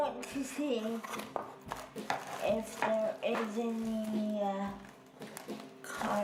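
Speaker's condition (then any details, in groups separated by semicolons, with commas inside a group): Cerebral palsy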